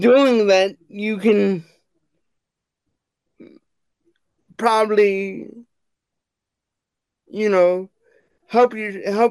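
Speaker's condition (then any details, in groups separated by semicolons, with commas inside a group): Cerebral palsy; wheelchair bound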